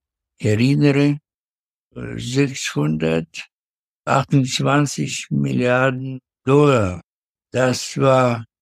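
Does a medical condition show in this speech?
Yes: Parkinson's disease; enormous forgetfulness; severe forgetfulness; forgets words mid-sentence.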